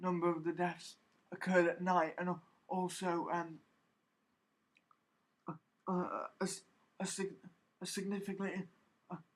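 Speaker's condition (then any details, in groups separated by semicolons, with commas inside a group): Cerebral palsy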